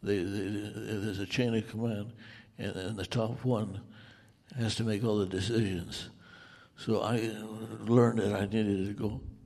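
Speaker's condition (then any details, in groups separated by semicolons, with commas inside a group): Parkinson's; over 14 years since onset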